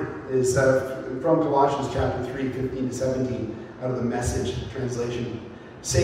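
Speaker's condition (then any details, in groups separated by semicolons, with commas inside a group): No condition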